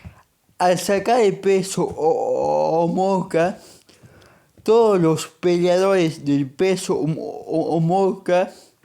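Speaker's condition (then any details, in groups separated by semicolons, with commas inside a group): Cerebral palsy; monthly medication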